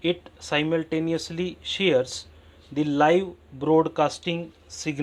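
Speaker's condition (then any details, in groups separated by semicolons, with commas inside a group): No condition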